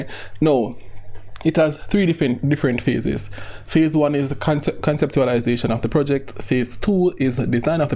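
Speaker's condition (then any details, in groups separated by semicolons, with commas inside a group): No condition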